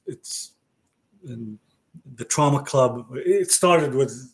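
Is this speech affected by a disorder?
Yes: aphasia after stroke; aphasia caused by stroke about 30 years ago, permanent; ongoing aphasia; expresses self relatively well, unlike others who cannot, rambles off track a little.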